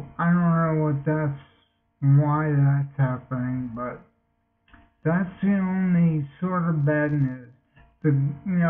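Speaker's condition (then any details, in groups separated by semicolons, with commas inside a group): Multiple sclerosis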